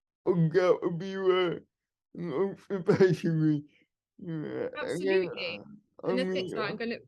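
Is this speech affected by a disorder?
Yes: cerebral palsy, spastic and dyskinetic.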